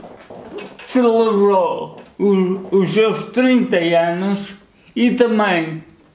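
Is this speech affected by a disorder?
Yes: cerebral palsy.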